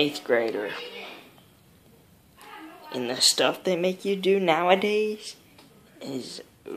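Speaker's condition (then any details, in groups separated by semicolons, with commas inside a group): Cerebral palsy, mild; teeth pulled, hip double osteotomy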